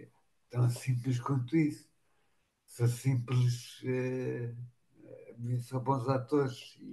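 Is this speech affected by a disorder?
Yes: machado-Joseph disease (sca3).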